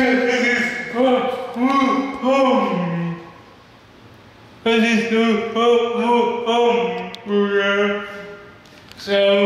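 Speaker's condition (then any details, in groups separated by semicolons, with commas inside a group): Cerebral palsy; body affected; speech disability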